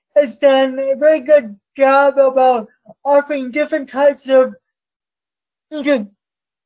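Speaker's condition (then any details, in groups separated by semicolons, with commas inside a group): Cerebral palsy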